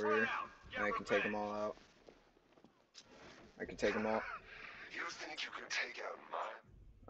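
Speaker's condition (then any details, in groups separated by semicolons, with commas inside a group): No condition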